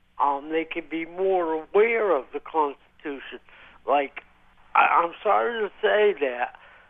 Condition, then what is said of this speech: Stroke. I hope you can understand me because I had a stroke 2 years ago.